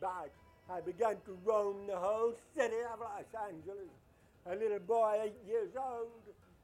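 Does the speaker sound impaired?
Yes: deafness, acquired at age 5 from German measles; deaf since age five, caused by German measles, witch doctor put snake oil in ear in childhood.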